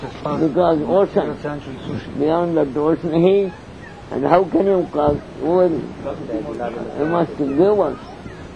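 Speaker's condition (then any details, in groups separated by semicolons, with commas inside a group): Deafness; cannot hear audience questions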